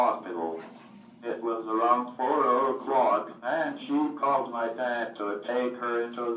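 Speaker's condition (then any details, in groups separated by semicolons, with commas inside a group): Cerebral palsy, athetoid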